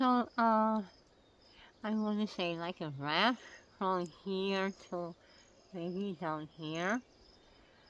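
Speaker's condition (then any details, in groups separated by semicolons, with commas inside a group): Oral cancer; tracheostomy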